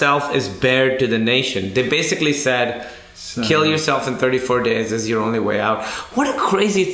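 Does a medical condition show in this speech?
No.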